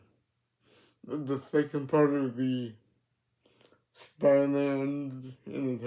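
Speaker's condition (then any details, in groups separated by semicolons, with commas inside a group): Cerebral palsy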